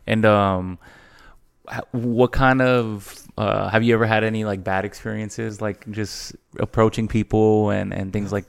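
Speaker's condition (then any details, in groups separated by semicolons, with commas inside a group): No condition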